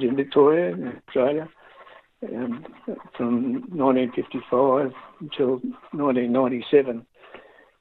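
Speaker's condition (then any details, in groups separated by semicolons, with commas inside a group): Parkinson's disease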